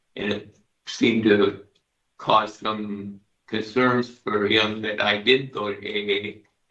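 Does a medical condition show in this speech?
Yes: Parkinson's disease.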